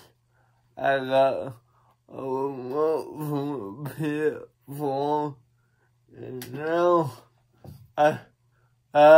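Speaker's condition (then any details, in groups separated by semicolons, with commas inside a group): Cerebral palsy; one hand affected; atypical speech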